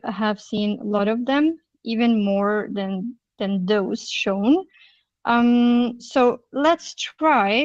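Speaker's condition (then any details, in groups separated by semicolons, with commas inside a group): No condition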